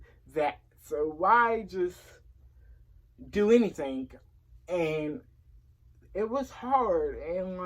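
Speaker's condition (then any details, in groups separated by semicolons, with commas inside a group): Cerebral palsy; since early childhood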